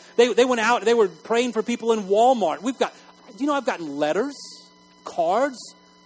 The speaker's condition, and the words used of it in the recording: None; typical speech.